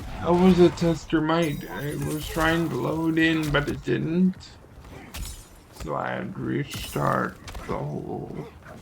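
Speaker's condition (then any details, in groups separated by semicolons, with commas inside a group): Cerebral palsy; limbs affected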